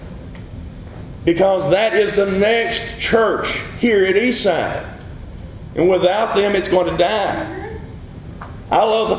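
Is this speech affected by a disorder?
No.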